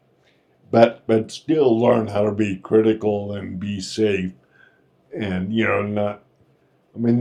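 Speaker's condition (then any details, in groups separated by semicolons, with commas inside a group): Friedreich's ataxia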